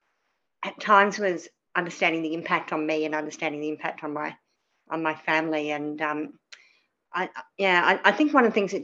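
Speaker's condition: Cleft palate; dental services

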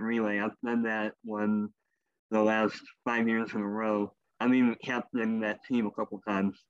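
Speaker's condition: Cleft lip and palate; congenital

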